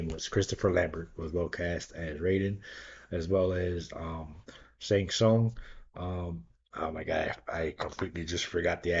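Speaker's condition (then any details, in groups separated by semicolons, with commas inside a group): No condition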